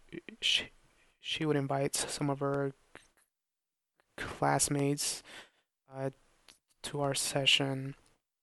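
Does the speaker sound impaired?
Yes: stutter; long-standing stutter persisting into adulthood, oral assessment showed no tongue or face problem; adult speech therapy, two therapists, desensitization, introduction and interview practice, probably always going to stutter; hard time talking, uncomfortable in certain situations, not perfectly fluent, phone call anxiety improved; here repeated sounds, blocks.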